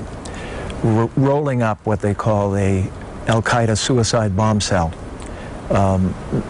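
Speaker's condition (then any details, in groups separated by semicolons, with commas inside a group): No condition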